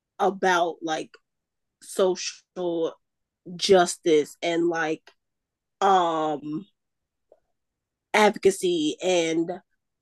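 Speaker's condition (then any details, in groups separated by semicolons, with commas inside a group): Stuttering; stutter since at least high school, caused shyness, quietness and shame then; stuttering not under own control; prolonged sounds, blocks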